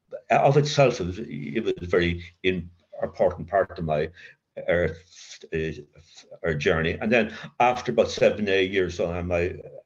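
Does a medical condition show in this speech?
Yes: covert stutter; severe childhood stutter, linked to adverse childhood experience, child guidance clinic, worse with teacher's punishment, covert since sobriety; still gets occasional blocks, uses voice as main working tool; stutters in mind more than aloud, avoids feared words, voice never feels own; here repeated sounds.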